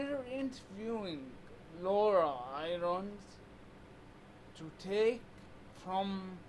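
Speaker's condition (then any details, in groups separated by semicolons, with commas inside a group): Multiple sclerosis; poor motor skills; slurred speech, previously normal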